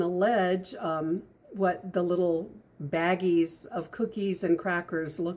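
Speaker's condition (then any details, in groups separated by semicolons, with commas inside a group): No condition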